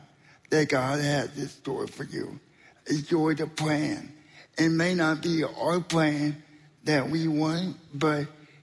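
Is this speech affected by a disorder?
Yes: spastic quadriplegic cerebral palsy; neurological muscle stiffness limiting arm and leg mobility, diagnosed at 6 months, wheelchair user.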